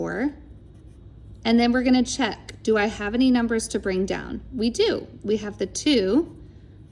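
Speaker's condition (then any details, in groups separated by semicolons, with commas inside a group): No condition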